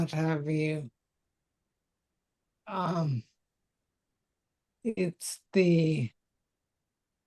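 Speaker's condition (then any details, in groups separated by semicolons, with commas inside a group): Multiple sclerosis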